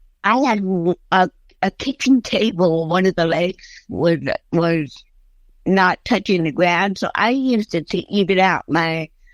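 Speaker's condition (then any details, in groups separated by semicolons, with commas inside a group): Cerebral palsy; since early childhood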